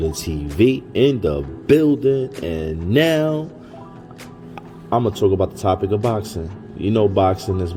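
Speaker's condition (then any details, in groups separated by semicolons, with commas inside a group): No condition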